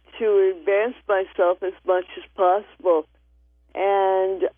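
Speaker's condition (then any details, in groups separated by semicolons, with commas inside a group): Cerebral palsy; raised to keep up with twin sister without disability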